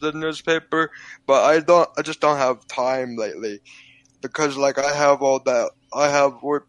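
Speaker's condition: Cerebral palsy, physical only

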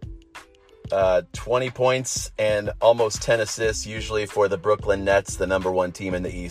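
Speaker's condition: No condition

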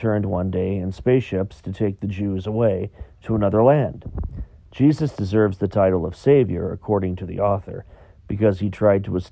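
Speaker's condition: No condition

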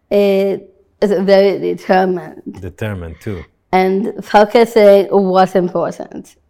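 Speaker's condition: Down syndrome

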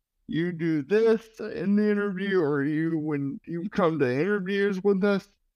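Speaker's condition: Cerebral palsy

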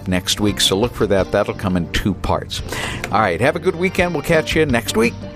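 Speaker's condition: No condition

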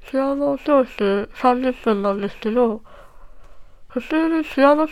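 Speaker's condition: Treacher Collins syndrome, cleft palate; underdeveloped cheekbones

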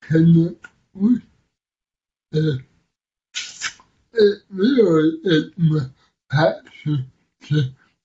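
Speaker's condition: Cerebral palsy; affects muscle movement

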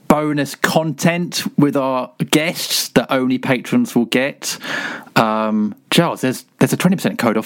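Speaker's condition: No condition

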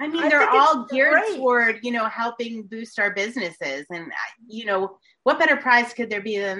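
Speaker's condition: No condition

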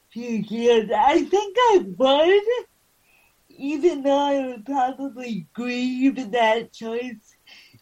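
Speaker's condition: Cerebral palsy

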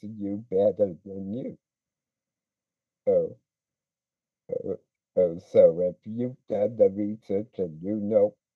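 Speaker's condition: Speech impediment

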